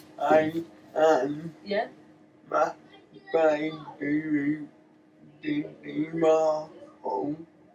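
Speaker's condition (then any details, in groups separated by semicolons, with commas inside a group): Cerebral palsy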